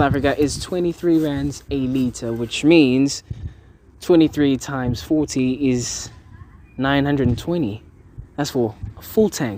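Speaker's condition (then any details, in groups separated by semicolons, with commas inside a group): No condition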